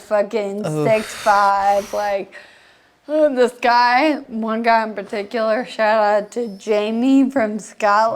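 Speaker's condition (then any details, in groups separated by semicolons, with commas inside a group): Friedreich's ataxia; progressive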